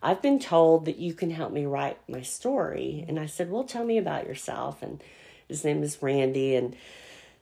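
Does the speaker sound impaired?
Yes: cleft palate; congenital.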